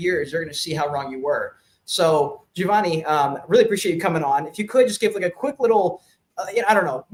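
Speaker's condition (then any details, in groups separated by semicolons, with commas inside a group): No condition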